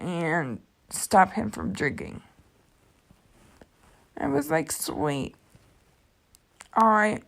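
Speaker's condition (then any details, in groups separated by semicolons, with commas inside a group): Cerebral palsy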